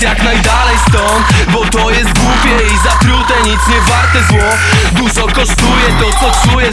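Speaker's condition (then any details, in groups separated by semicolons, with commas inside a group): No condition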